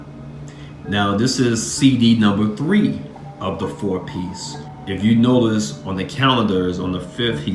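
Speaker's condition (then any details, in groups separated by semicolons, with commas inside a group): No condition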